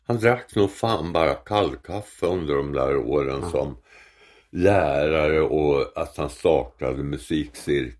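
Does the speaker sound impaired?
Yes: tongue cancer; half of tongue surgically removed for cancer.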